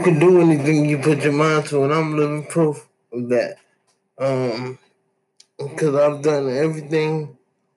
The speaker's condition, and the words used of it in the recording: Cerebral palsy. And people were like, you got a nice rap voice that you write?